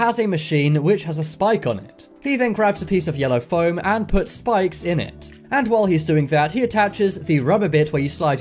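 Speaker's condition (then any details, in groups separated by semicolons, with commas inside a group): No condition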